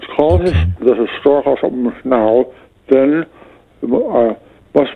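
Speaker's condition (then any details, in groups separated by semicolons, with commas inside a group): Speech impediment due to Abilify, medication-induced; speech impediment caused by Abilify medication; trying hard to make self understood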